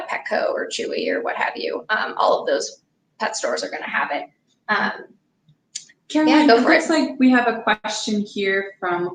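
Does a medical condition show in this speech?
No.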